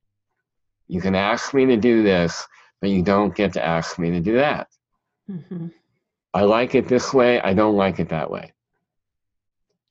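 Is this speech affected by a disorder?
Yes: cleft palate; present since childhood.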